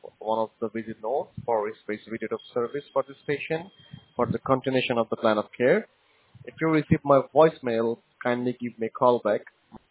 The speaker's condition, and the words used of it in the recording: No condition.